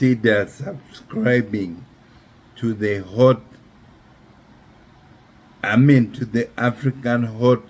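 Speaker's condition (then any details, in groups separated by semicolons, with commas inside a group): Neurological disease after torture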